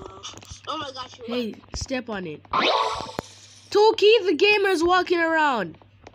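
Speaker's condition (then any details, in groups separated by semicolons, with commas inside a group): No condition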